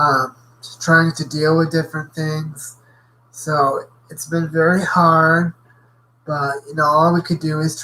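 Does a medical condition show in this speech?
Yes: cerebral palsy.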